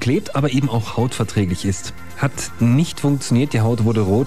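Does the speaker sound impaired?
No.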